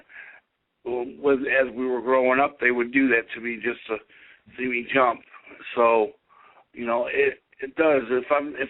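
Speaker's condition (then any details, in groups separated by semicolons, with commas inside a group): Cerebral palsy; able to speak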